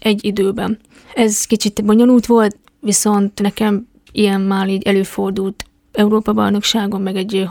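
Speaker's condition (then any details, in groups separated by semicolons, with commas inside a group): Deafness; congenital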